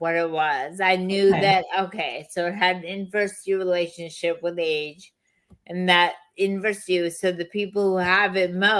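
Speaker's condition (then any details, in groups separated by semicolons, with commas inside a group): Chronic lyme disease; multiple symptoms, body deteriorated; voice and speech unclear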